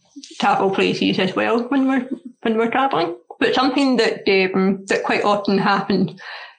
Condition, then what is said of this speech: Deafness. But speaking and listening are the two areas I struggle with the most, and they are parts that I have to do work on.